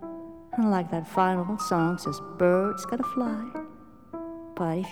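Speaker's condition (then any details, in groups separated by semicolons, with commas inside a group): No condition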